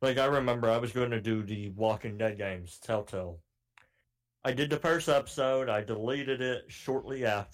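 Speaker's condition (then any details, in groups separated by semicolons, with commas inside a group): Cleft palate; cleft palate since childhood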